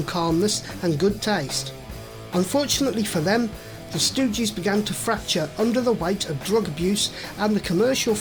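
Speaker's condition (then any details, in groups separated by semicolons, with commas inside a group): No condition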